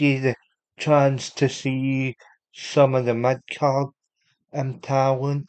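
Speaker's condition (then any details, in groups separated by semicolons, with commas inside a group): Cerebral palsy; unable to walk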